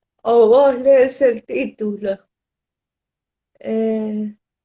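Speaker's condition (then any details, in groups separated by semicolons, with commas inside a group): Cerebral palsy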